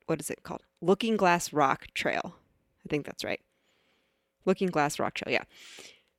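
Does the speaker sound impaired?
No.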